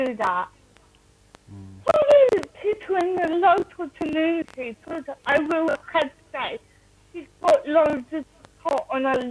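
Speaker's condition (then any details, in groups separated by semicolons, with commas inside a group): Cerebral palsy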